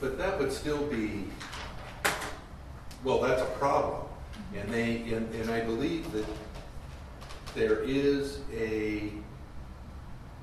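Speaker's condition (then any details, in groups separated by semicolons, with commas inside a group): No condition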